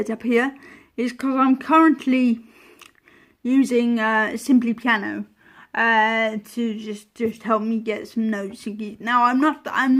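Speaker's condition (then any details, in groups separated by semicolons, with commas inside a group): Cerebral palsy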